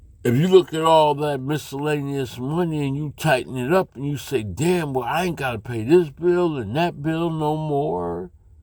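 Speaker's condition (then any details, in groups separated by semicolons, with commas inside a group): Slurred speech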